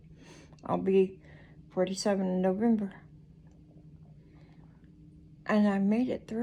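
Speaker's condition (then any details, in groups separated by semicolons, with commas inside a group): Cerebral palsy; speech noticeably atypical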